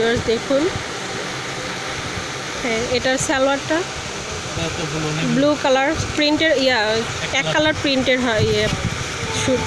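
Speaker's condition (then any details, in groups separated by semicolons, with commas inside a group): No condition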